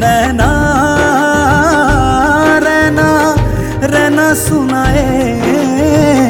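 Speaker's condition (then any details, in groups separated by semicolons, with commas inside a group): No condition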